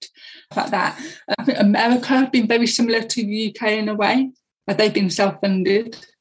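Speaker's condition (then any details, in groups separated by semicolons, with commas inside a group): Deafness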